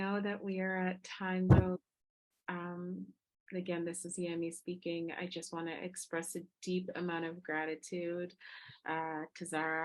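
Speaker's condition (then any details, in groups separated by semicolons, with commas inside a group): No condition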